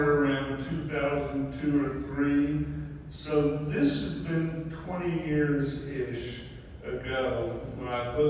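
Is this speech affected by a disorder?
Yes: ALS; mainly right side and both legs.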